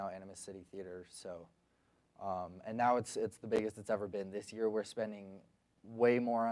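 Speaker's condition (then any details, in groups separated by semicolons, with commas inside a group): No condition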